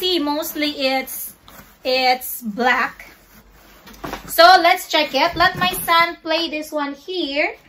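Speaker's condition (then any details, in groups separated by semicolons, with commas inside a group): No condition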